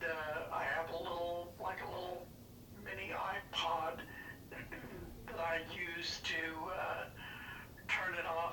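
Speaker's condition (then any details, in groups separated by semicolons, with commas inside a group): Parkinson's disease; diagnosed 5-6 years ago, hand tremors, deep brain stimulation both sides, first 1.5 years ago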